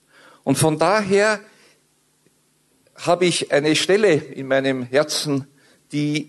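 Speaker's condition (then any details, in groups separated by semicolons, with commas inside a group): No condition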